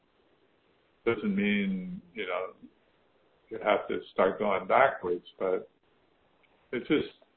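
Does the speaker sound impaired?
Yes: Parkinson's disease; stem cell infusions in houston, infusions finished, assessment due in september; physical therapy, in-person Parkinson's discussion groups found helpful.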